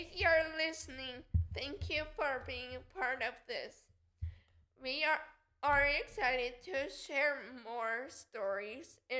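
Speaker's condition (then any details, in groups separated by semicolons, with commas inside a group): Cerebral palsy; affects muscles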